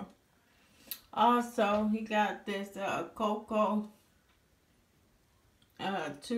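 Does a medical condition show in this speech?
Yes: ALS.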